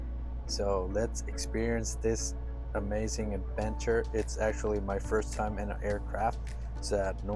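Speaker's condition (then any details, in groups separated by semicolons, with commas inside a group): No condition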